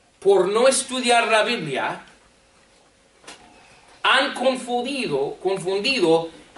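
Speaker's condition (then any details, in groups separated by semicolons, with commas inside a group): No condition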